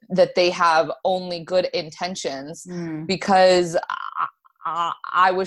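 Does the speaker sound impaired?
Yes: stuttering; stuttering since childhood, runs in family, father and uncle mild stutter; adult, school speech therapy unhelpful, later fluency-specialist therapy focused on comfort with stuttering; vowels always difficult, stuttered on word Arizona in television introduction, no control over stuttering; here prolonged sounds, blocks.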